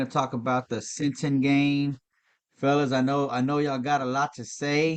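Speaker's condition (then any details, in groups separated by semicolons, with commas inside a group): No condition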